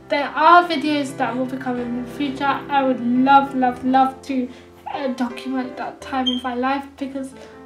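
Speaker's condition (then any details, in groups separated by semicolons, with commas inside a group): Cerebral palsy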